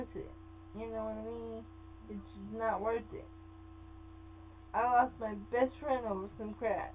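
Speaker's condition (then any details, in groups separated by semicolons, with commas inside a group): Cerebral palsy; sometimes affected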